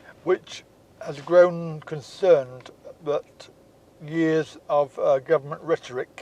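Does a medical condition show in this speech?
Yes: cerebral palsy.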